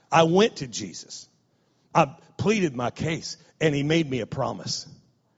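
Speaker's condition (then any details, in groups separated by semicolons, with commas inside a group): No condition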